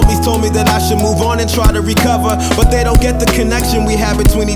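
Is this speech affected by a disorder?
No.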